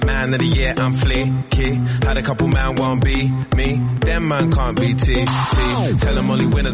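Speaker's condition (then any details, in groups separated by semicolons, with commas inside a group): No condition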